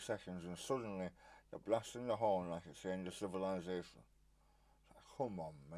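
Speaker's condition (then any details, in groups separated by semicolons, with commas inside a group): Stage 4 tongue cancer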